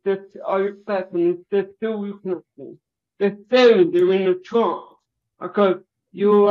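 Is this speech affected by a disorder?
Yes: cerebral palsy.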